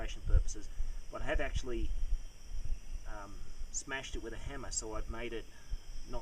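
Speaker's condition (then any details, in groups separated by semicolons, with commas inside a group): No condition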